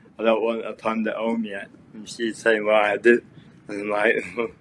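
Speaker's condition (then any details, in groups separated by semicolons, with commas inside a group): Cerebral palsy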